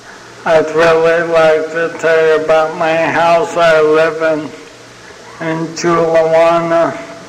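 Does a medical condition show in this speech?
Yes: ALS (Lou Gehrig's disease); young onset.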